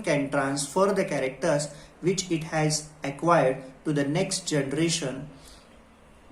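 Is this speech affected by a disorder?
No.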